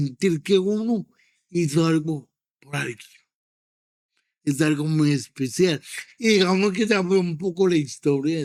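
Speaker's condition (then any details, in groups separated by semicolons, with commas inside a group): Cerebral palsy; present from birth, walks with difficulty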